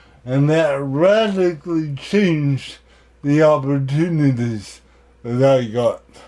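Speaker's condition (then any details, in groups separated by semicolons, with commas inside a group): Cerebral palsy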